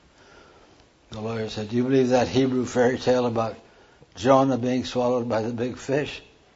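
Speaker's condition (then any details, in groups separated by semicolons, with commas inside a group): Parkinson's; hand tremor during talk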